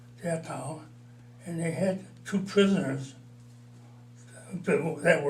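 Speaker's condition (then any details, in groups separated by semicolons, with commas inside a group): Parkinson's disease, mild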